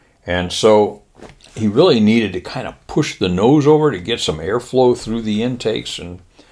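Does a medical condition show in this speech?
No.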